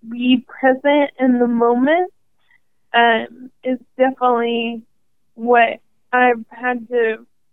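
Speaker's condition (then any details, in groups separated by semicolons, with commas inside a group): ALS; probable category ALS, first symptoms noticed in hand, 18 months to diagnosis, diagnosed at 27; about 5.5 years since diagnosis, considering walking device, clinic team includes speech and respiratory therapists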